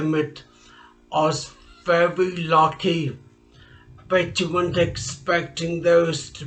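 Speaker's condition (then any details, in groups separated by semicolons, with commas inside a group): Traumatic brain injury; speech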